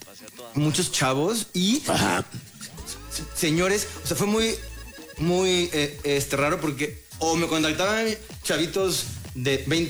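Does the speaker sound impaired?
Yes: stuttering; lifelong, since starting to speak; stutters in conversation, host tempted to finish phrases, jokes session needs triple time; no stuttering when singing, attributed to rhythm and breathing; here repeated words, prolonged sounds.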